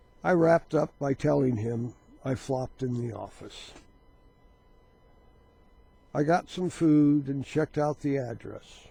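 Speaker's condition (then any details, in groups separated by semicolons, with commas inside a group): No condition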